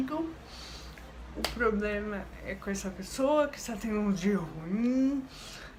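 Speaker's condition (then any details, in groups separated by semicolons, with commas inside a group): Cerebral palsy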